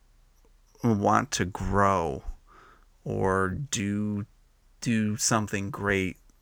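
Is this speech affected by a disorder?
Yes: stuttering; stuttering since childhood, onset about age 3; past couple of years practicing physical speaking style: breathing, adding pauses, moving through words, phrases; variable, smoother forward-moving speech on good days while still stuttering, worse other days; here repeated sounds.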